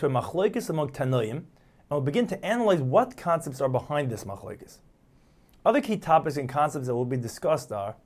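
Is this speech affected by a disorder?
No.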